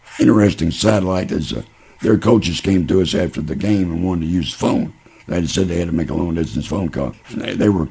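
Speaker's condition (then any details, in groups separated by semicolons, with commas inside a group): Laryngeal cancer; about 12 years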